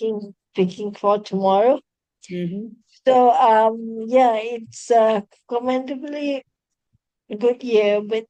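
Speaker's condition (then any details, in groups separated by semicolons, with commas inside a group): Cerebral palsy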